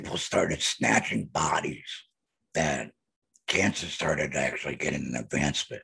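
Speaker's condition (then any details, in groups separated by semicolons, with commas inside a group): Laryngectomy, voice prosthesis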